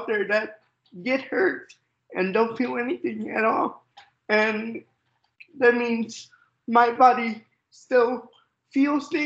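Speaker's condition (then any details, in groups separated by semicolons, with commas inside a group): Cerebral palsy; speech not impaired, sometimes hyperventilates when talking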